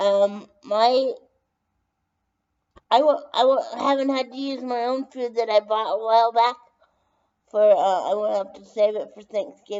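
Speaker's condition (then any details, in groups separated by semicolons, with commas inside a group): Brain injury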